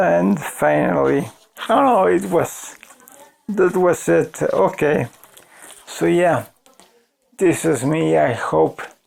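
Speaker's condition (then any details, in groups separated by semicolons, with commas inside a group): ALS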